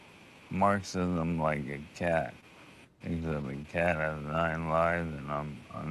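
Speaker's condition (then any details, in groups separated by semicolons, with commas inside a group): ALS; first symptom in one hand, likely bulbar form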